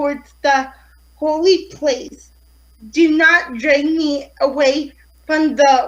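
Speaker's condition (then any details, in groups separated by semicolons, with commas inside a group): Cerebral palsy; affects fine motor skills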